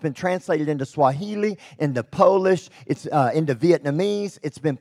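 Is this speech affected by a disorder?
Yes: cleft lip and palate; congenital.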